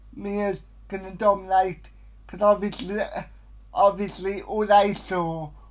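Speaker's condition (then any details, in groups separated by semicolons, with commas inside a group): Cerebral palsy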